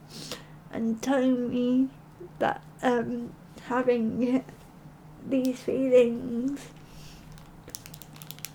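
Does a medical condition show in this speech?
Yes: cerebral palsy.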